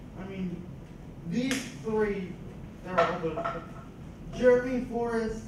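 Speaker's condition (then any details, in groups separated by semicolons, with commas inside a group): Cerebral palsy; scoliosis, spinal rebuild surgery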